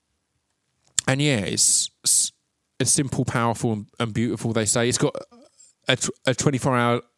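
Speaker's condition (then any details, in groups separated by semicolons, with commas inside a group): Stutter; since childhood, attributed to near drowning as child, cause found through hypnosis at 13 or 14; struggling to say guest's name during recording; certain words trigger stuttering, always on guest's name, first sound hardest, adds lead-in sound, slight slurring; repeated sounds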